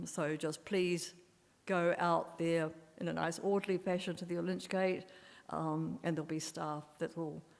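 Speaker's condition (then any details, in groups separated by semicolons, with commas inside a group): No condition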